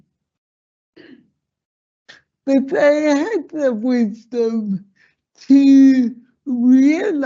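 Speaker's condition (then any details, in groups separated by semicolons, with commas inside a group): Slurred speech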